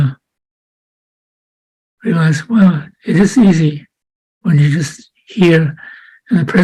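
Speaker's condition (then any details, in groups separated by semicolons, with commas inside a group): Parkinson's disease; unsteady walking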